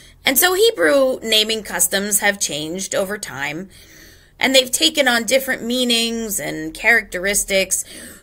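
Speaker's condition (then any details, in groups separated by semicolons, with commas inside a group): No condition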